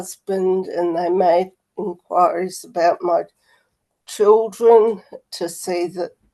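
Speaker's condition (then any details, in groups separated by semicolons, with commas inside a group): Motor neurone disease; PEG feeding tube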